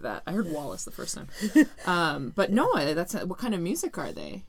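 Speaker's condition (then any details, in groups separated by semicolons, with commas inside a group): No condition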